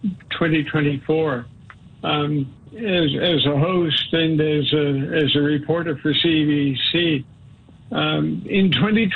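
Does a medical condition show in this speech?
Yes: Parkinson's disease; onset at 52, levodopa controls tremor but causes dyskinesia, deep brain stimulation chosen to avoid heavy levodopa; deep brain stimulation highly successful; condition affects voice and every movement over time.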